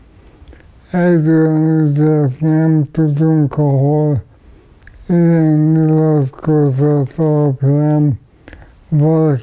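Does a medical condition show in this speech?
Yes: ALS.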